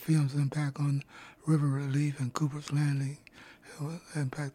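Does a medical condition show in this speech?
Yes: dysphonia; dysphonia most of adult life, big hole in throat; dysphonia exercise during on-air break, repeats long sentences aloud, aims to keep meter reading up; voice gets quieter the more spoken, voice drops off, hard to hear.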